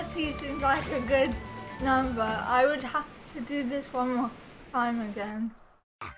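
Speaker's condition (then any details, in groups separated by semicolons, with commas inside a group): Cerebral palsy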